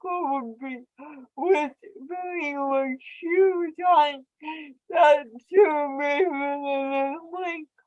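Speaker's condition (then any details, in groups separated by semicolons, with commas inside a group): Cerebral palsy; much uncontrollable movement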